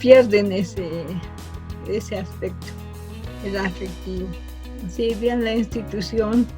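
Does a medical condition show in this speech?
Yes: cerebral palsy from birth.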